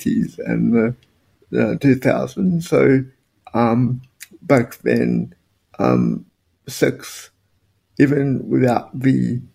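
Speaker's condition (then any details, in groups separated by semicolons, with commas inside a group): Spastic quadriplegic cerebral palsy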